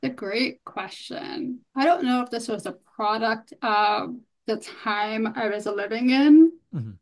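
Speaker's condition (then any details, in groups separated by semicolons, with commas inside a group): Hearing loss; bilateral, noticed about age 5, analog then digital hearing aids, right ear beyond aid benefit, left hearing aid; right cochlear implant at Johns Hopkins under a year ago, recognition 0% to 93%, considering left implant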